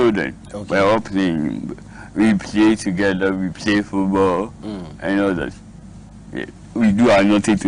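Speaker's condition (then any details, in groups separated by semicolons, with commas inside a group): Cerebral palsy; speech therapy, speech improved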